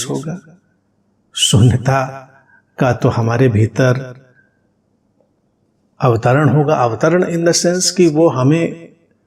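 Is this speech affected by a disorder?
No.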